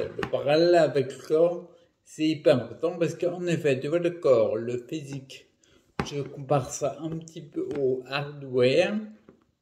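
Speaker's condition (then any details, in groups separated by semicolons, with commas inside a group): Primary progressive multiple sclerosis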